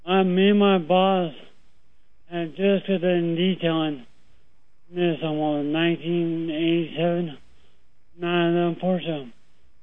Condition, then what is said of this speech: Dysarthria. So people have accused you of being under the influence and you're not?